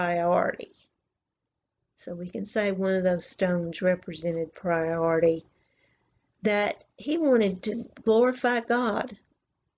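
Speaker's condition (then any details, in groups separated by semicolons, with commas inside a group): No condition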